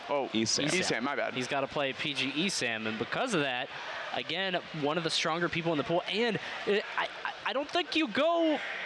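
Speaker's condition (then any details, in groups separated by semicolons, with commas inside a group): No condition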